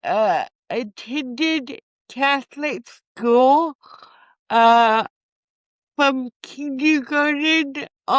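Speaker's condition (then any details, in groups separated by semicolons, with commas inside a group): Cerebral palsy; from birth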